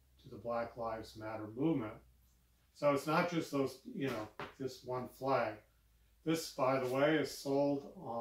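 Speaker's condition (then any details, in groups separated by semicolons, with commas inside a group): No condition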